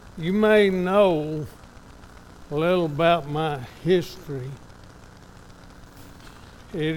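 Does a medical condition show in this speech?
Yes: ALS; somewhat affected, evident today.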